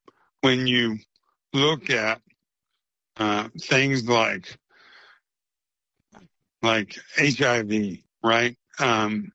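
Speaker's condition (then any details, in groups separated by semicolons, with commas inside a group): ALS; ALS (motor neuron disease), diagnosed nearly three years earlier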